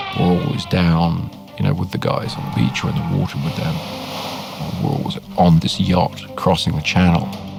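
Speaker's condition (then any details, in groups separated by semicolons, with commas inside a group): No condition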